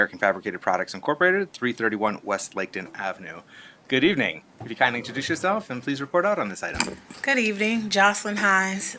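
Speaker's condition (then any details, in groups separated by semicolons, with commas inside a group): No condition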